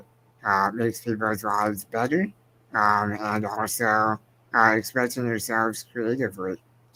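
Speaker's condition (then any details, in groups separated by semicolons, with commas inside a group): Spinal muscular atrophy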